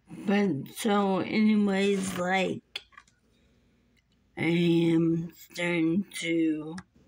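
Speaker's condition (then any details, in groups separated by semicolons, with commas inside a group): Muscular dystrophy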